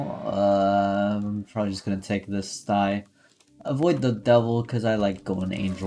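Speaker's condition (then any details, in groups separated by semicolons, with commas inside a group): No condition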